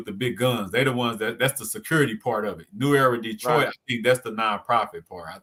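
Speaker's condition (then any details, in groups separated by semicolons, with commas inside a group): No condition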